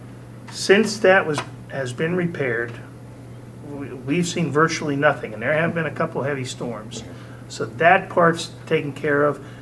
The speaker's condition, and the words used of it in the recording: None; typical speech.